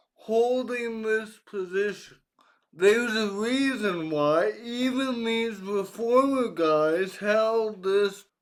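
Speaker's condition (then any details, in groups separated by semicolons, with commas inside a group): Cerebral palsy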